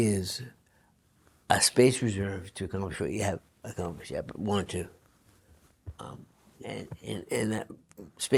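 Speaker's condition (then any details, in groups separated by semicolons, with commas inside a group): Parkinson's disease; young onset, began with finger tremor, tremors; about 30 years since onset, frequent falls, walks with physiotherapist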